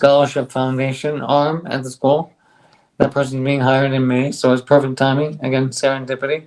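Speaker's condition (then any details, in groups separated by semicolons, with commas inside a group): ALS; on drug, stronger bite, speaks better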